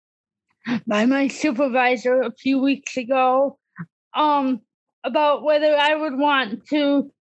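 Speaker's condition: Cerebral palsy; disability since childhood

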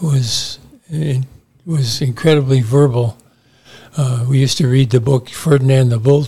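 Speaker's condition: Parkinson's disease; early loss of smell, weak shoulder, little tremor, slightly unstable on feet, subdued gestures and movements; about 15 years since diagnosis, on medication, regular exercise including boxing, cycling, weights, walking

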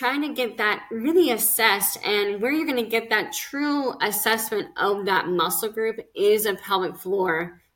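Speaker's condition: Cleft lip and palate; bone graft surgery

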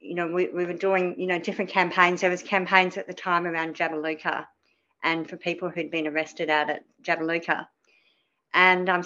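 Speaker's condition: Cleft palate; dental services

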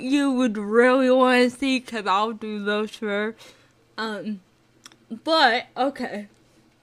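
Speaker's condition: Cerebral palsy; chronic illness and disability

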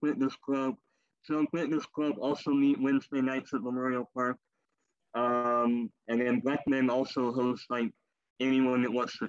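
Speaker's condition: Cleft lip and palate; couple dozen operations in first months

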